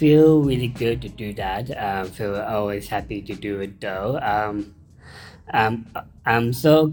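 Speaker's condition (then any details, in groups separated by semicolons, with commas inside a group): Down syndrome; intellectual disability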